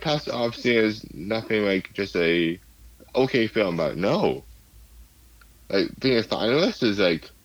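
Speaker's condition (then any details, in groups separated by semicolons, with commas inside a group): Cerebral palsy; adult, past speech therapy, rock band video game from mother used alongside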